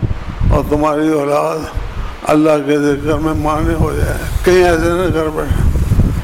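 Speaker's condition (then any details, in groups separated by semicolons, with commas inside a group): Difficulty speaking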